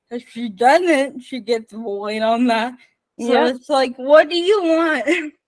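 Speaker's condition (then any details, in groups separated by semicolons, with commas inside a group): Spastic cerebral palsy, mixed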